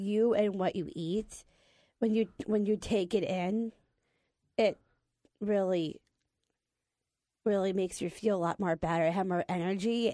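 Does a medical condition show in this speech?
Yes: Down syndrome.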